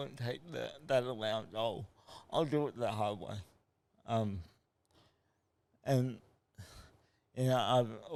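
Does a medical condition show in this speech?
Yes: cerebral palsy.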